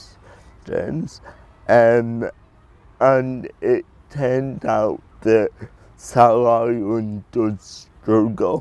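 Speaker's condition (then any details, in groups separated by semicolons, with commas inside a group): Cerebral palsy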